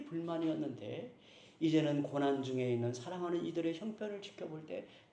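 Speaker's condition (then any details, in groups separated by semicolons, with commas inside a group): No condition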